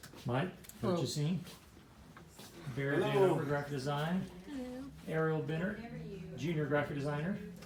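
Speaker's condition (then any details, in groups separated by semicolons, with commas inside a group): No condition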